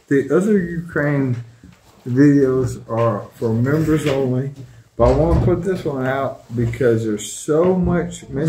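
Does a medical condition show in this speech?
Yes: ALS; bulbar-upper onset, tongue.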